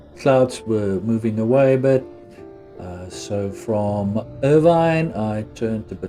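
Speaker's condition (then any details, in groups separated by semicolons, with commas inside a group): No condition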